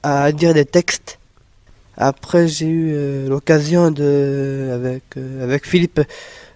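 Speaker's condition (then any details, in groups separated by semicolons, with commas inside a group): Down syndrome; Down syndrome (trisomy)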